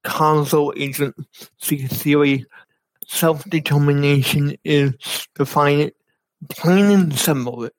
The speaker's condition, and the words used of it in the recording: Cerebral palsy. Cerebral palsy, for me, it affected my fine motor skills, my speech, and how I walk.